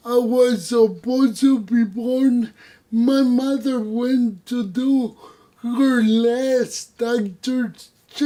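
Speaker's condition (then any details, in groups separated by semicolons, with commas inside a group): Cerebral palsy; voice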